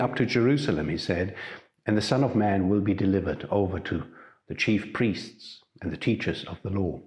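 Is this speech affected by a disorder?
No.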